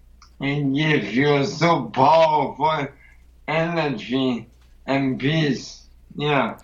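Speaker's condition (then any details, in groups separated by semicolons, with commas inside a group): ALS; sounds drunk to strangers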